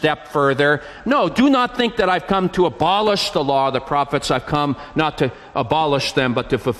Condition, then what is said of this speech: No condition.